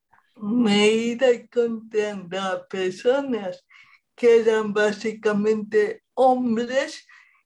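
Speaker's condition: Cerebral palsy; present at least 40 years

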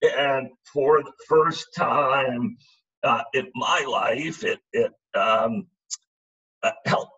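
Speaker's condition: Spasmodic dysphonia; acquired unexpectedly

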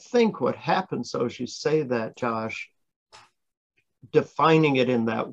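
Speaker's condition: No condition

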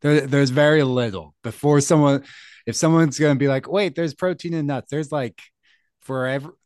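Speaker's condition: No condition

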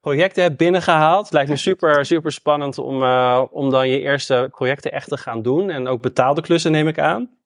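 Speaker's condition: No condition

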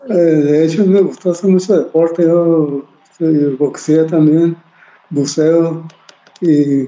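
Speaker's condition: Parkinson's disease; onset around age 29, 23 years since onset; visible tremor, involuntary movements during recording

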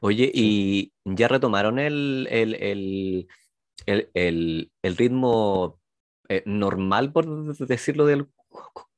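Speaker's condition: Stuttering; now at ease with it; stutters less after drinking alcohol, work phone and video calls initially hard; repeated words, prolonged sounds

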